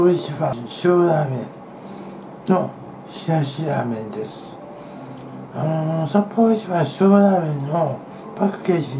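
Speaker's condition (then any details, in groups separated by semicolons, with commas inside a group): Tongue cancer, partial glossectomy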